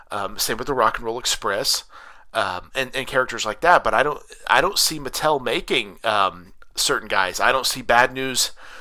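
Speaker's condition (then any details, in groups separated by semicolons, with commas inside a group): No condition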